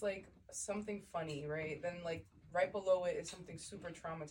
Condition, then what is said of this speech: No condition.